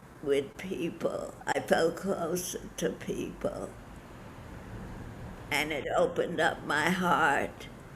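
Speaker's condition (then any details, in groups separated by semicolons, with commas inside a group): Parkinson's disease; diagnosed some time ago, body getting looser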